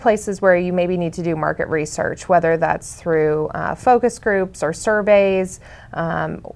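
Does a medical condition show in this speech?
No.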